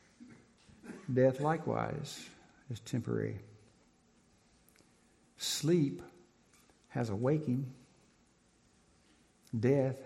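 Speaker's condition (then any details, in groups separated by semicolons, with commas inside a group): No condition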